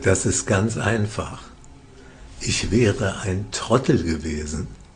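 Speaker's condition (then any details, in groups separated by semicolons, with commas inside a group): Parkinson's disease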